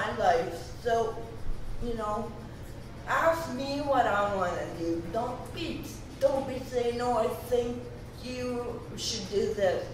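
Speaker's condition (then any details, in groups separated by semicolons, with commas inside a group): Cerebral palsy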